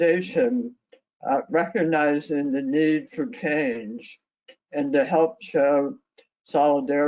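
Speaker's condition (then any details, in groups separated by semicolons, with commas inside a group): Head and neck cancer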